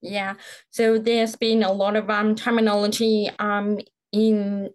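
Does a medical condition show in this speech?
Yes: profound deafness, congenital, profound; born profoundly deaf, right cochlear implant since infancy, left cochlear implant also; did not enjoy wearing both implants, poor experience with left implant, implant hidden by hair; speech considered pretty good, often assumed hearing, often mistaken for British accent.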